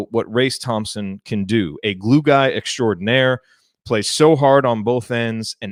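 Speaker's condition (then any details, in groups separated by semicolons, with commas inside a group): No condition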